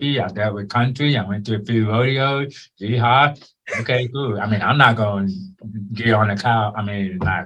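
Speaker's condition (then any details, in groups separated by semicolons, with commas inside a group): Born deaf; congenital deafness, hearing aid fitted at age two, sign language learned later; daily speech therapy throughout childhood from school therapist and speech-therapist mother, drilled on mouth movements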